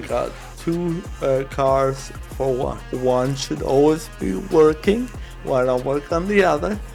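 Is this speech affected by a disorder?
Yes: cerebral palsy.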